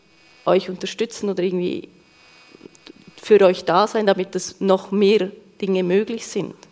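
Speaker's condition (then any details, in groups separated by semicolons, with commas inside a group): No condition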